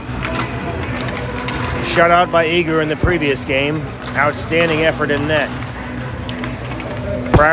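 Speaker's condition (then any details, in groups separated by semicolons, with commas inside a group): No condition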